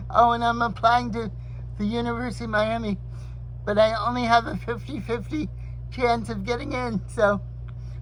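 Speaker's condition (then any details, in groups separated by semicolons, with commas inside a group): Cerebral palsy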